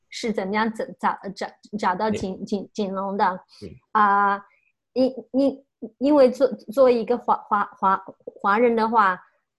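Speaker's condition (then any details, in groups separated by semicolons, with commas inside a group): Stuttering; since childhood, not yet overcome, may never overcome; no stuttering when talking to self, stutters when talking with others; repeated sounds, prolonged sounds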